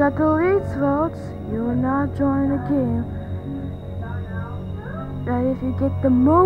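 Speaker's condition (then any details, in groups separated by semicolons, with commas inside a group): No condition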